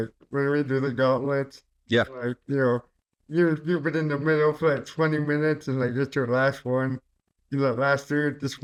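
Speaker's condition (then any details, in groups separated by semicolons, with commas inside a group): Cerebral palsy; caused by stroke at birth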